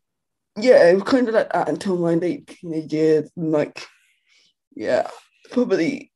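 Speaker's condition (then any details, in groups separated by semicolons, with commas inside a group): Quadriplegic cerebral palsy; present from birth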